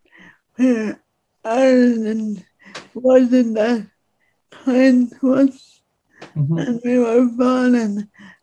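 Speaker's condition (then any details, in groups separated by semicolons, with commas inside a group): Speech impediment; finds writing easier than speaking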